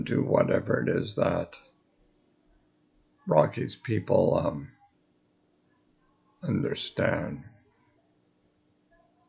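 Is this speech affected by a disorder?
Yes: multiple sclerosis.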